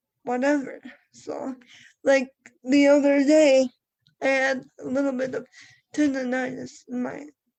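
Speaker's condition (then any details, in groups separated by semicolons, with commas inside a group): Cerebral palsy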